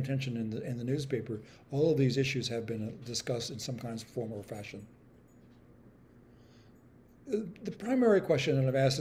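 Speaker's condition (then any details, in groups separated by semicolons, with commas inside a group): No condition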